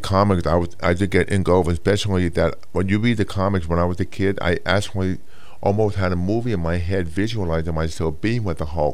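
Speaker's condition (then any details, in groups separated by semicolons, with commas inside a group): Hearing loss; congenital hearing loss, about 80%, two hearing aids whole life; cochlear implant about a year ago, improved clarity and hearing own speech; severe speech impediment from childhood, Mr. Universe interview in Geneva unusable, worked changing speaking and voice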